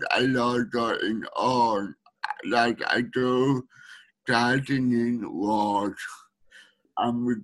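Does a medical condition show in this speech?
Yes: speech needing a translator; speech hard for others to understand, needs speech translator.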